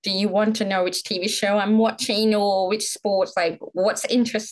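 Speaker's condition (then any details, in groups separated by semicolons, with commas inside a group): Profound deafness, congenital, profound; born profoundly deaf, right cochlear implant since infancy, left cochlear implant also; did not enjoy wearing both implants, poor experience with left implant, implant hidden by hair; speech considered pretty good, often assumed hearing, often mistaken for British accent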